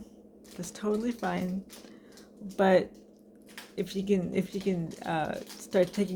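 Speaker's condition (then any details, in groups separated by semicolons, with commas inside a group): Cerebral palsy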